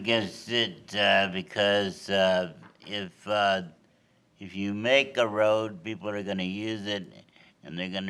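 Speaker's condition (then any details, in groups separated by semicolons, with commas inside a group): Cerebral palsy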